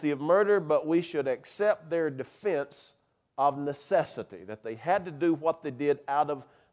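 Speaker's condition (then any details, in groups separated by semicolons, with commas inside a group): No condition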